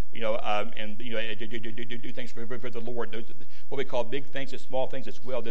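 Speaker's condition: Stuttering; worse when unwell, mistaken for stroke by Life Squad paramedics; repeated sounds

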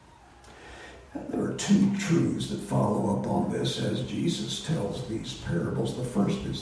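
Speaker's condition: Voice disorder; not contagious

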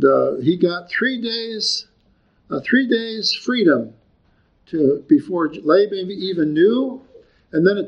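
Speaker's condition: No condition

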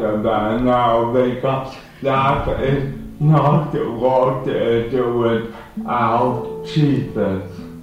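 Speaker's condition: Cerebral palsy

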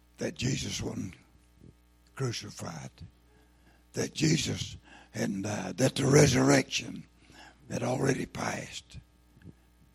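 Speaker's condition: Throat cancer, lost vocal cord

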